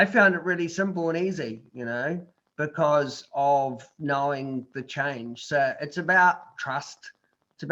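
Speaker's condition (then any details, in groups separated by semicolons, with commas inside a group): No condition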